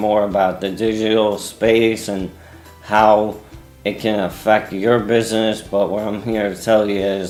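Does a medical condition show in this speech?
Yes: ALS; arms too weak to use, young-adult onset.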